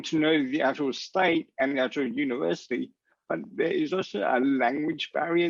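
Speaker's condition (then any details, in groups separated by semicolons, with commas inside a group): Cerebral palsy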